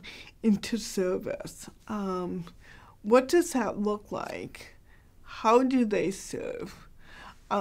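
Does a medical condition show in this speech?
Yes: cerebral palsy, mild; hard to understand.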